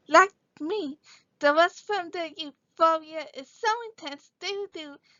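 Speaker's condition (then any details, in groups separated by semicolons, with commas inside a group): Cerebral palsy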